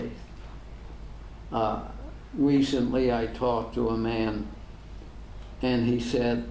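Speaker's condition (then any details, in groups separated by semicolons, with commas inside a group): ALS; degenerative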